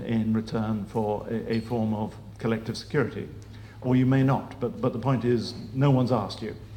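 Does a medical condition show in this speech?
No.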